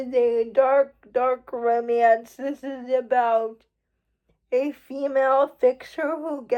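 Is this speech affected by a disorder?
Yes: cerebral palsy; uses wheelchair.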